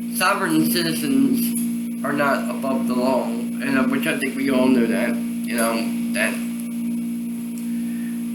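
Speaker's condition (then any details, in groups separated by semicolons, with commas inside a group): Cerebral palsy; voice sound affected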